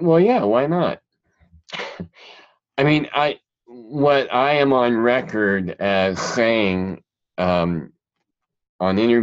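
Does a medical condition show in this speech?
Yes: cleft palate; present since childhood.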